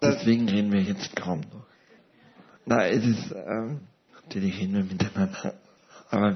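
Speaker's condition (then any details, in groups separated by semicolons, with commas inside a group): Paralysis with ventilator dependence; lives with ventilator, personal assistance in daily life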